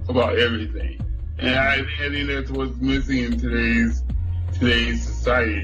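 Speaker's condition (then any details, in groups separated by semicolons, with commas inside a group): Cerebral palsy; cerebral palsy from birth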